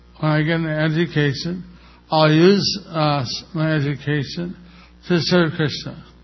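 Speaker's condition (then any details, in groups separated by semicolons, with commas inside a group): Stroke with facial paralysis; undergoing therapy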